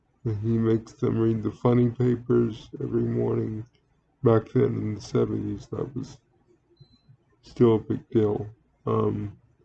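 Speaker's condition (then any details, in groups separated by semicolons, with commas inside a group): Cerebral palsy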